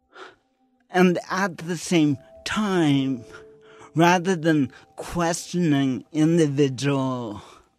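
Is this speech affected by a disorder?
Yes: cerebral palsy; present from birth, brain cells died at birth, hand tremor, intense muscles, balance and coordination affected; over 50 years since birth; slurred speech, slurring tongue.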